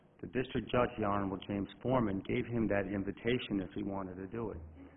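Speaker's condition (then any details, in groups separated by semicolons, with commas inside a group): No condition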